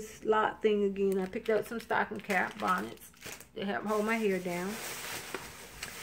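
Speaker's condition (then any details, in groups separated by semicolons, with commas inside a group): No condition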